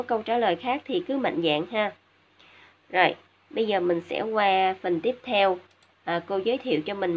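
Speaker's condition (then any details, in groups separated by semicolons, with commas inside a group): No condition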